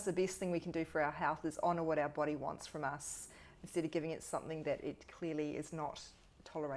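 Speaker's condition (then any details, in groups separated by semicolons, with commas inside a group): No condition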